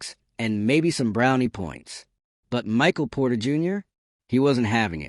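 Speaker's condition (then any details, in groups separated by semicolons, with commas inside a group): No condition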